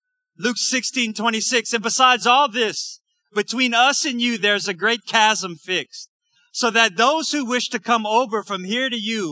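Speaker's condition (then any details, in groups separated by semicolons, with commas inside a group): No condition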